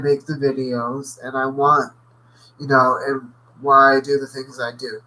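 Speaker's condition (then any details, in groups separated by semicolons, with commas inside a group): Cerebral palsy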